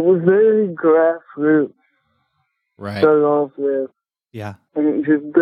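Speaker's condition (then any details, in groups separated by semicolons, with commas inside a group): Cerebral palsy; from birth, entire left side paralyzed; speech affected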